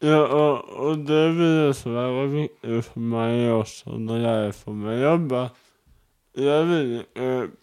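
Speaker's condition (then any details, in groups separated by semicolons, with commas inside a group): Cerebral palsy; wheelchair user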